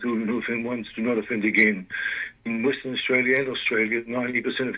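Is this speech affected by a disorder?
Yes: Parkinson's disease; limited capacity.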